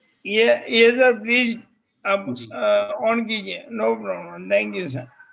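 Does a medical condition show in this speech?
Yes: motor neurone disease; voice strong and loud.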